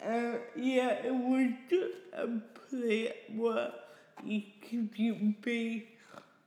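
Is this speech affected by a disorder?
Yes: cerebral palsy; daily speech difficulty, hears own speech differently from listeners.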